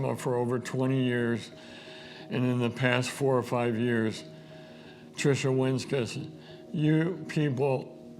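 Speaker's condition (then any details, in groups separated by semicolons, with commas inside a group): ALS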